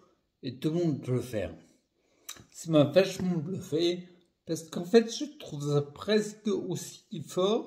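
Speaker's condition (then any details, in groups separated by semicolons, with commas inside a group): Primary progressive multiple sclerosis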